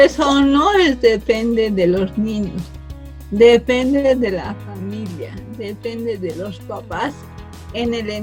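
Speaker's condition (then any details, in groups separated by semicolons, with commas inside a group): Cerebral palsy from birth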